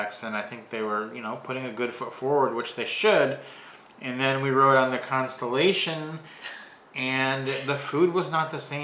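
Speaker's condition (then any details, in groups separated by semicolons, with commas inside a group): No condition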